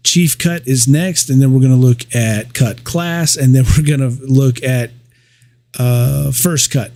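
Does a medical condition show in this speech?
No.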